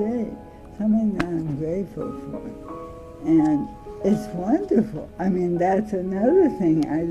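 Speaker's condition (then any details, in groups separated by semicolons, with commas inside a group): ALS; advanced, limited time left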